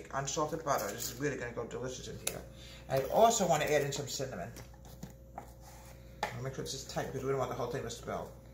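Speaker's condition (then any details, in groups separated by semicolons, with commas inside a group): No condition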